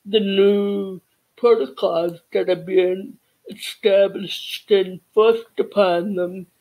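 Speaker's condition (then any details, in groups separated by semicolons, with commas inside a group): Cerebral palsy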